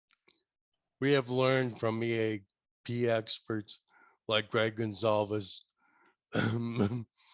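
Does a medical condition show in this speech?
Yes: ALS.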